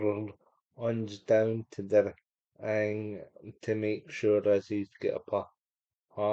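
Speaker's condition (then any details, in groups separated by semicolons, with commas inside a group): Cerebral palsy; unable to walk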